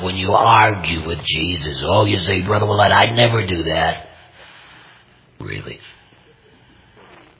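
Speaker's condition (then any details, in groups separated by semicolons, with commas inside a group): Total laryngectomy; unusual tone of voice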